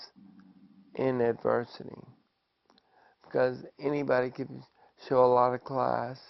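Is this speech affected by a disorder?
Yes: ALS; after diagnosis.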